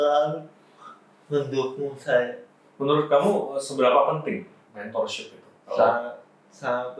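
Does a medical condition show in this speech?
Yes: cerebral palsy; cerebral palsy from birth, birth complications.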